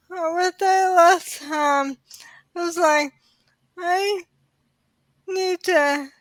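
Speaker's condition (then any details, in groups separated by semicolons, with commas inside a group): ALS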